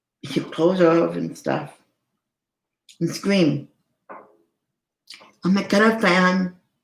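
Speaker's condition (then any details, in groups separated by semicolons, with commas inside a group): Cerebral palsy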